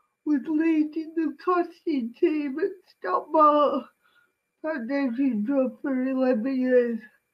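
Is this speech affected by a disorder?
Yes: cerebral palsy.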